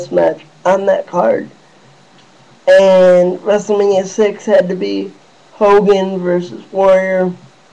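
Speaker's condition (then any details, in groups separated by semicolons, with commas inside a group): Cerebral palsy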